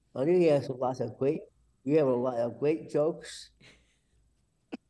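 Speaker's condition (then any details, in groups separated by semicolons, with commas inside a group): Down syndrome; attends Gigi's Playhouse Syracuse Down syndrome achievement center; self advocate, gives speeches, guest speaker at Gigi's pre-COVID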